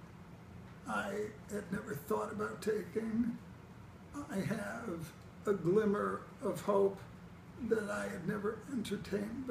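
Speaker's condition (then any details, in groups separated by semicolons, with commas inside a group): Multiple sclerosis; first mesenchymal stem cell infusion, clinical trial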